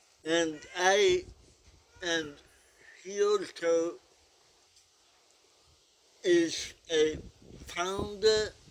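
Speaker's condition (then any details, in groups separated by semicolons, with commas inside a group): Cerebral palsy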